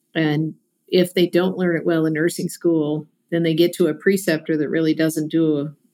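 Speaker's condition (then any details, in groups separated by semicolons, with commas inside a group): No condition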